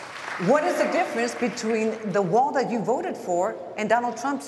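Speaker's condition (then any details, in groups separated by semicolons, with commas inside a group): No condition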